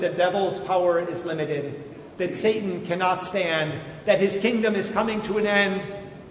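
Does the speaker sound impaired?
No.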